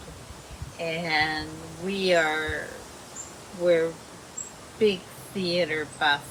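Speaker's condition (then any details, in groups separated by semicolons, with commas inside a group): Dysarthria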